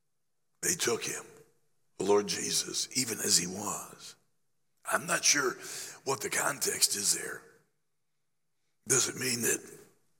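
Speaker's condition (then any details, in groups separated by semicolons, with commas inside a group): Laryngeal cancer after radiation, growth on voice box treated with radiation and chemotherapy; voice box not removed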